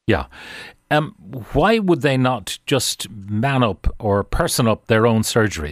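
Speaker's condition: No condition

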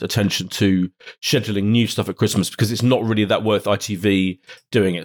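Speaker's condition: No condition

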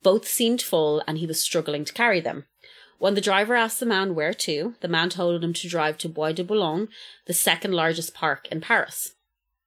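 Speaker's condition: No condition

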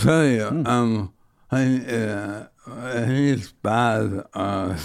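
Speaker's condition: Motor neuron disease; losing voice, ragged voice, sometimes hard to understand, speaking takes effort, hears own voice differently, swallowing affected

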